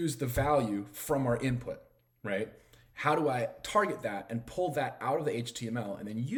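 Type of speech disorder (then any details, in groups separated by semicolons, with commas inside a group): None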